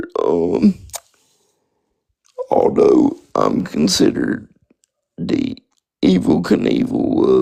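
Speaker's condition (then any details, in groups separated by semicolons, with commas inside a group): Spastic quadriplegic cerebral palsy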